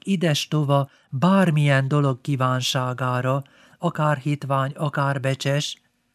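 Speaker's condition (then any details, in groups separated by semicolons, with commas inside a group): No condition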